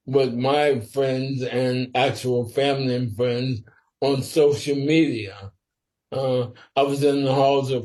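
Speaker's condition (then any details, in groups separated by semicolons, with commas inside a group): Sporadic ALS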